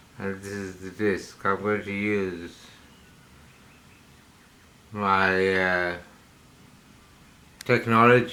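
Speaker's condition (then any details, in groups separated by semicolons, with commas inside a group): Parkinsonism; hypersalivation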